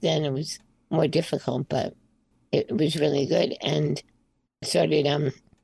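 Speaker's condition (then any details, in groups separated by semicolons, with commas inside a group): Spinal muscular atrophy type 2; from birth, slightly progressive since 20s, arms less mobile, power chair from 12, sensation unaffected; hard time talking before medication, breathing, speaking, singing now stronger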